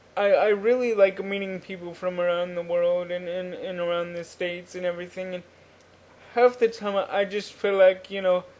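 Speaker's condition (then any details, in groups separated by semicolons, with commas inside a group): Cerebral palsy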